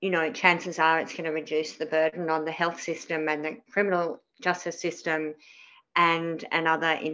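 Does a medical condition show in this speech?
Yes: cleft palate; spoke differently as child.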